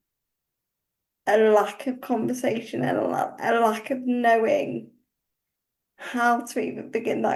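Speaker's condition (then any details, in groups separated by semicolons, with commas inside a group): Cerebral palsy; uses wheelchair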